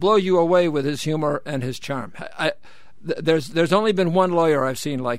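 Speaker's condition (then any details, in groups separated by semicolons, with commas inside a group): No condition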